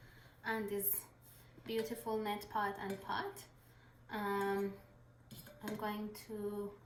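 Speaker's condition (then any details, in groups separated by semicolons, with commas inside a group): No condition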